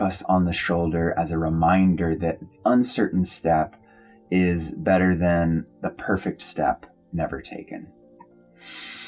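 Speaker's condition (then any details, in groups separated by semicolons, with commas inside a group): No condition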